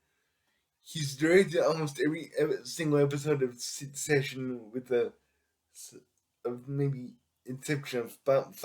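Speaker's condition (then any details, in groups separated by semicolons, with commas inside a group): Cerebral palsy; able to speak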